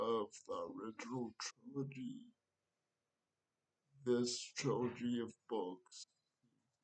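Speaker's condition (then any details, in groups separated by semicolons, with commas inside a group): Cerebral palsy; wheelchair, needs transfer help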